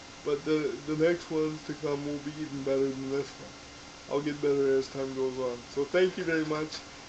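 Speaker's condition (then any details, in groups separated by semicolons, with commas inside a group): Cerebral palsy; diagnosed in infancy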